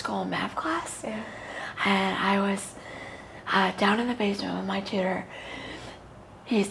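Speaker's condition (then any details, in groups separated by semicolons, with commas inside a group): Cerebral palsy; very premature birth; ten years intensive physical therapy, no wheelchair or walker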